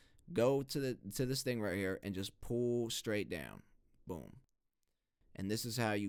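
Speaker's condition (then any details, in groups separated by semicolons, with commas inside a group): No condition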